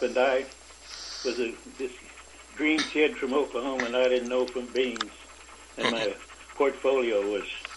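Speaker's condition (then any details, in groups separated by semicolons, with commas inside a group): Parkinson's disease; about 25 years since onset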